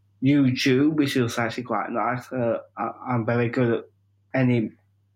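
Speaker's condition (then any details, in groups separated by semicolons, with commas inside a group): Down syndrome; 45 years old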